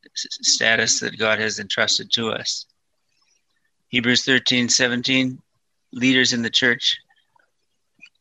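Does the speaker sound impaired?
Yes: Parkinson's disease, mild.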